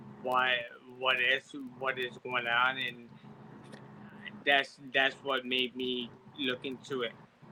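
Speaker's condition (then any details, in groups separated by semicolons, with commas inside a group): Multiple sclerosis; initially misdiagnosed as encephalitis or meningitis, relapsed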